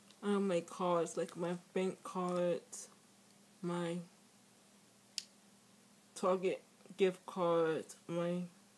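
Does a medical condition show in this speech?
Yes: speech impairment.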